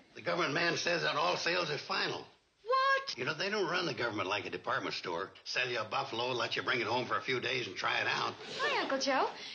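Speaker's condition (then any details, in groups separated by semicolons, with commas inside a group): No condition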